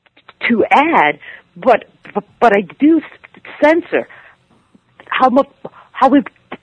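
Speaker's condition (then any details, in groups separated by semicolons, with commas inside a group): Stuttering; stuttering at ages 10 to 15; ongoing stuttering, attends NSA stuttering conferences; stays with stutter rather than changing words, speech tools mentally exhausting, hard to focus on message; prolonged sounds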